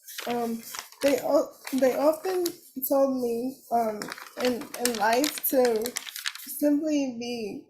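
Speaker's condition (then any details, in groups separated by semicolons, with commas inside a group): Cerebral palsy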